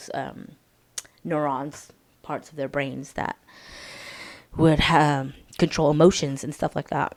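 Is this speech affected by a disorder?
No.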